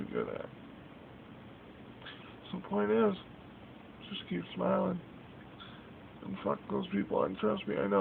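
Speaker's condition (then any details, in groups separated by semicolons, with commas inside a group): Cerebral palsy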